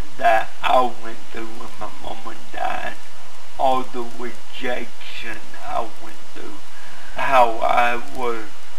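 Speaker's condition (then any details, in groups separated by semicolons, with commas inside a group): Cerebral palsy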